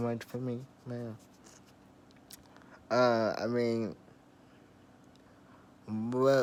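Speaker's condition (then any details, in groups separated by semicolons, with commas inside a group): Traumatic brain injury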